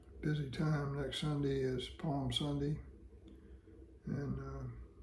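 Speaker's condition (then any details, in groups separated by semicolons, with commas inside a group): Parkinson's disease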